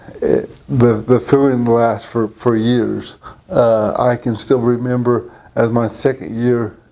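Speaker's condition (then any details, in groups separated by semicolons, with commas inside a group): Cerebral palsy; present from birth; falls at times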